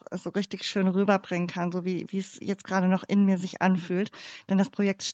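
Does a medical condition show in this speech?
Yes: cleft palate; speaking in front of class and using voice for speaking never felt easy, sang a lot instead.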